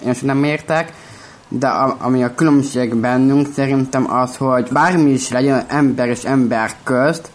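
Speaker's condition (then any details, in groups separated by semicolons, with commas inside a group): Down syndrome; congenital; age 22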